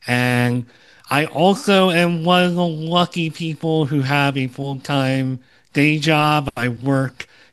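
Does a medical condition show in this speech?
Yes: cleft lip and palate, Opitz G/BBB syndrome; congenital cleft lip and palate.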